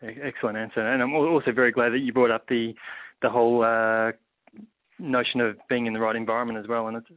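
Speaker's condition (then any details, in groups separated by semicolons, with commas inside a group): No condition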